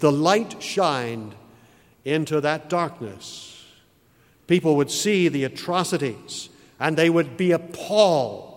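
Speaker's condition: No condition

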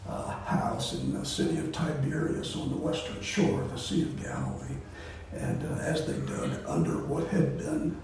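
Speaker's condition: Voice disorder; not contagious

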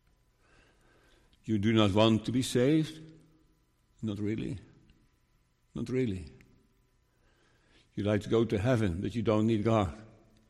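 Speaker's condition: Parkinson's disease; diagnosed 5 years ago

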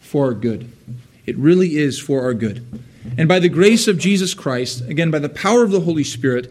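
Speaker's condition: No condition

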